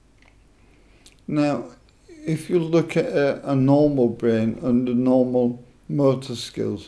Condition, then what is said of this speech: ALS (motor neuron disease). I'm trying to manipulate muscles so I can keep talking.